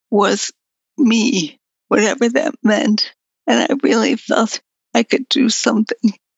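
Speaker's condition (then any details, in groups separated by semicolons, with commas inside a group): Progressive multiple sclerosis; quadriplegic, walker to scooter to wheelchairs, talking harder as disease progressed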